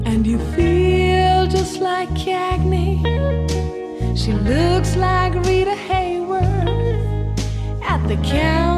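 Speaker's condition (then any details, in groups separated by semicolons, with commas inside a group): No condition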